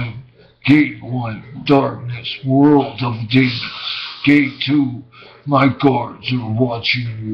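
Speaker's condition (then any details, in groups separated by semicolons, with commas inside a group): Brain injury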